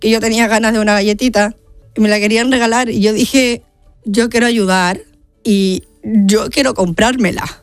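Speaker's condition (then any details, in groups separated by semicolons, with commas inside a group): Down syndrome; congenital, diagnosed before birth; 30 years old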